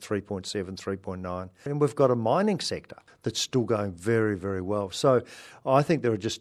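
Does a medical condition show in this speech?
No.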